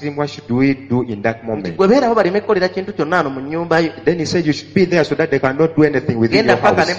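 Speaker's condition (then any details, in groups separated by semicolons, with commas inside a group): No condition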